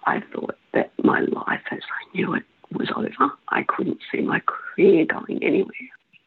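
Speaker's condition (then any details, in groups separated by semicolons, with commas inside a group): Spasmodic dysphonia; onset about 16 years ago, saw ear nose and throat specialist, diagnosed after over 12 months; words disappear like bad phone reception, bits of words lost, holds voice box, cough or hiccup resets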